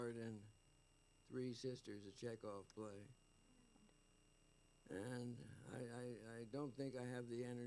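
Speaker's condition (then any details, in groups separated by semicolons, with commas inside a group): Parkinson's disease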